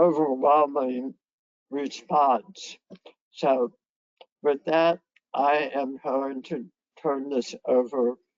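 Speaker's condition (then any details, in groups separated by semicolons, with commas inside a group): Head and neck cancer; left vagus nerve severed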